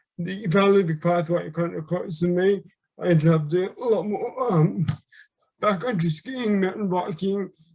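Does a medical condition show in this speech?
Yes: left hemiplegia; left-sided.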